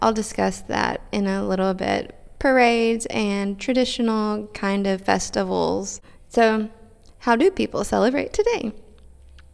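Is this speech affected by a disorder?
No.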